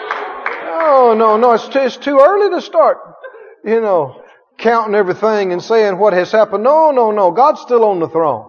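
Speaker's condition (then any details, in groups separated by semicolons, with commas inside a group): No condition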